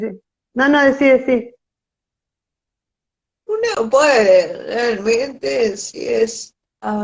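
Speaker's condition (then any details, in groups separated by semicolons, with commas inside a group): Cerebral palsy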